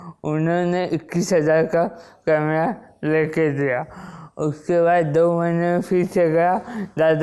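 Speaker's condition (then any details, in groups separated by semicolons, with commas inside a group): Wilson's disease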